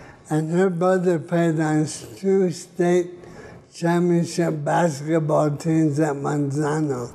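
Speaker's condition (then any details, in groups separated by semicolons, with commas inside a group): ALS (Lou Gehrig's disease)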